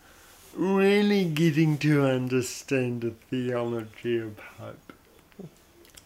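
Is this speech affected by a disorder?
Yes: cerebral palsy; brain damage at or around birth, affects coordination and muscle control of whole body; early loss of function, post-impairment syndrome from working body hard, condition itself non-degenerative; odd sort of voice.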